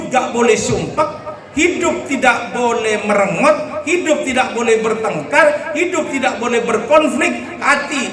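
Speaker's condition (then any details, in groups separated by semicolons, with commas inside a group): No condition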